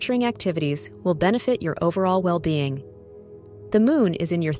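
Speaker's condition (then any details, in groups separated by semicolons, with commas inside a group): No condition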